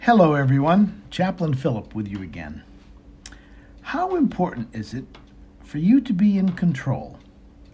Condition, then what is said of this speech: No condition.